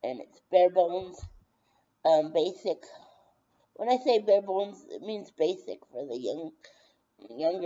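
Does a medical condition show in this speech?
Yes: brain injury.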